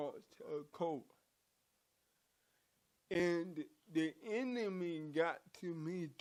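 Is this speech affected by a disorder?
Yes: cerebral palsy; from birth.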